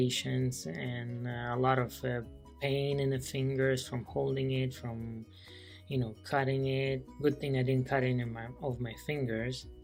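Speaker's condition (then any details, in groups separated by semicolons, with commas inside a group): No condition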